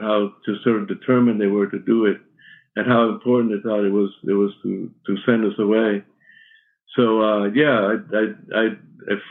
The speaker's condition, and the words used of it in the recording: Parkinson's disease. Excuse me, if I stumble on my words, I have Parkinson's, and sometimes it makes you shake and makes your voice kind of shaky.